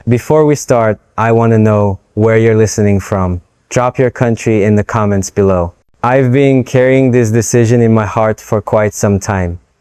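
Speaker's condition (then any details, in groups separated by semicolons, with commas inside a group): No condition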